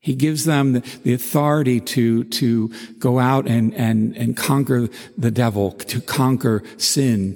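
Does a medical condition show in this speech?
No.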